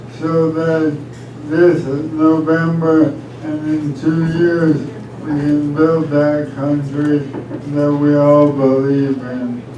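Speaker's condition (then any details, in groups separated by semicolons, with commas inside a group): ALS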